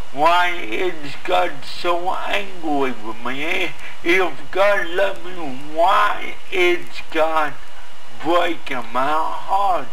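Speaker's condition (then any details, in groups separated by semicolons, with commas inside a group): Cerebral palsy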